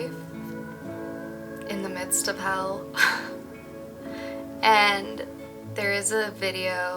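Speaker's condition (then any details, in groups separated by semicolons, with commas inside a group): No condition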